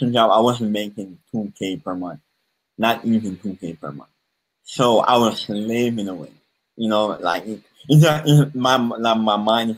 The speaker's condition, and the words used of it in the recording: Cleft palate. You know, I was born with cleft palate, like a speech impediment, and that still didn't hold me back from, you know what I mean, doing it.